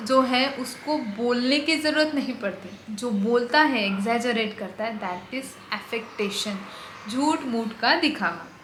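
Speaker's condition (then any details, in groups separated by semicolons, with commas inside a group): No condition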